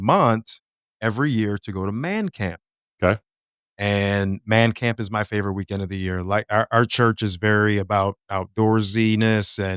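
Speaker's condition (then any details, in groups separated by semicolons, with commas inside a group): No condition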